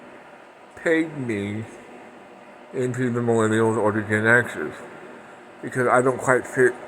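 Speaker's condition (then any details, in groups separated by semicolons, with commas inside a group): Parkinson's; speech impediment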